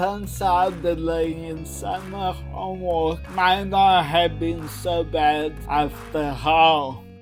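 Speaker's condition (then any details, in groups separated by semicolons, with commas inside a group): Cerebral palsy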